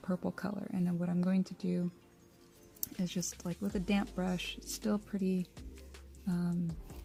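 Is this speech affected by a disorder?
No.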